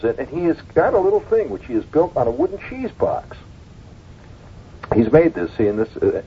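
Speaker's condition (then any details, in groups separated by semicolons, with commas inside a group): No condition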